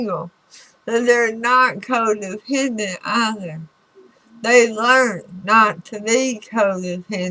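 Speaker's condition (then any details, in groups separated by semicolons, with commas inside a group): Throat cancer radiation damage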